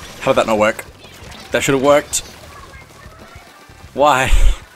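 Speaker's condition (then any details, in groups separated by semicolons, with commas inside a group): No condition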